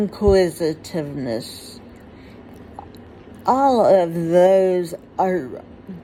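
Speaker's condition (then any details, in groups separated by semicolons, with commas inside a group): Huntington's disease; inherited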